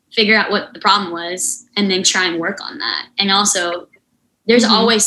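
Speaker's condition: Unilateral cleft lip and palate, severe

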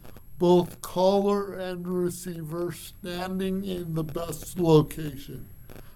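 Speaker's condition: Cerebral palsy; from birth

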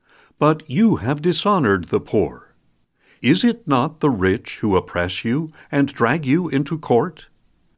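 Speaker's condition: No condition

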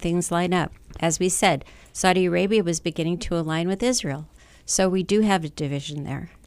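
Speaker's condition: No condition

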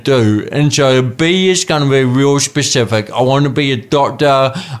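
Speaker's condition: Cerebral palsy; later physio through athletics

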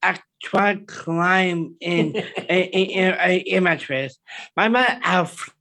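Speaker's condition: Down syndrome; extra 21st chromosome

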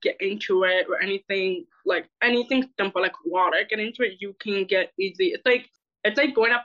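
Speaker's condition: Deafness; eardrum broken in half, no surgery, childhood speech therapists, audiologists; learned to communicate with hearing people through speech therapist, taught ways of listening

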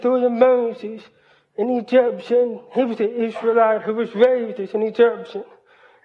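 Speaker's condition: Hearing loss, cochlear implant; speech therapy

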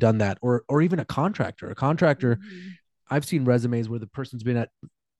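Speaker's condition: No condition

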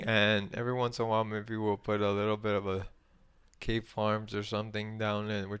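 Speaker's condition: ALS; recent PEG feeding tube surgery at hospital next to Nova, painful, pain meds afterward

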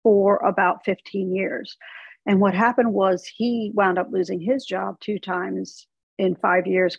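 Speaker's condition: No condition

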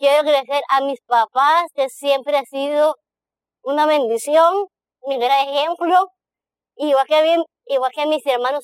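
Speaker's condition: Down syndrome; present from birth

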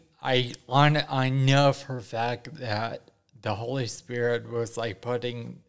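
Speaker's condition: Ataxia after strokes, mild; more independent

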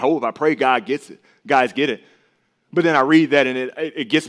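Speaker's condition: No condition

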